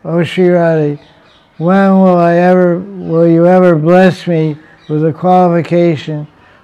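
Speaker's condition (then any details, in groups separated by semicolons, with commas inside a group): Deafness; reads translations aloud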